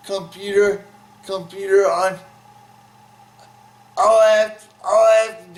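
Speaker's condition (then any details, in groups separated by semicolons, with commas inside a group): Cerebral palsy; from birth, uses wheelchair, tight hands; age 32, uses voice activated software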